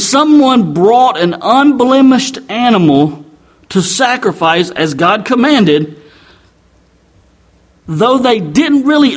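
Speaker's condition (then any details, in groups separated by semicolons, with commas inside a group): No condition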